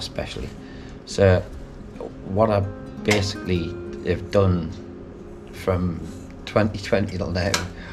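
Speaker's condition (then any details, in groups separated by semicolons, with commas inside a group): No condition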